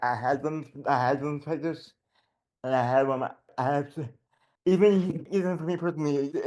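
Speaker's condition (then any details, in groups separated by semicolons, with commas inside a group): Generalized dystonia; generalized, childhood onset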